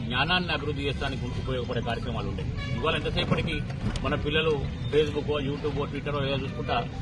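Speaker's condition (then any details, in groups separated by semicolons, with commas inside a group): No condition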